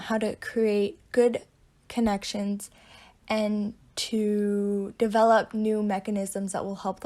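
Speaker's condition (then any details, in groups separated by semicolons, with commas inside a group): No condition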